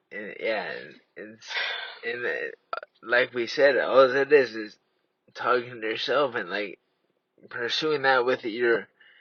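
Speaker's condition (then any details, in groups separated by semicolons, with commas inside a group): Traumatic brain injury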